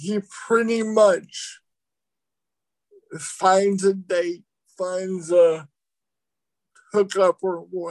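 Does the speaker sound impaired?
Yes: cerebral palsy; limbs sometimes move in unintended directions.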